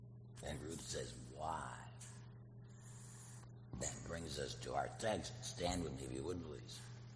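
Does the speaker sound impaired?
Yes: laryngectomy; total laryngectomy after cancer recurrence, voice prosthesis, prior radiation and chemotherapy, liquid diet during treatment; speaking and preaching through voice prosthesis; artificial voice via prosthesis, like a kazoo, earlier could barely whisper, voice much better now.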